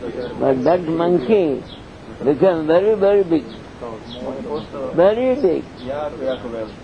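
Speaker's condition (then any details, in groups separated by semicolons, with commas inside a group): Deafness; long fluent English story narration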